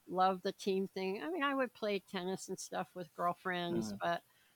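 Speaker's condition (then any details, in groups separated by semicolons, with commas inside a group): Cleft palate, severe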